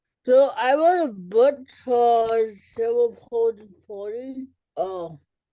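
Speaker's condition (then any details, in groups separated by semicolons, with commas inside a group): Cerebral palsy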